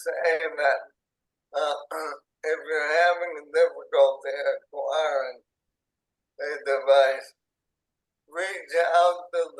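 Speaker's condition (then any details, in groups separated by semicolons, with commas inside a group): ALS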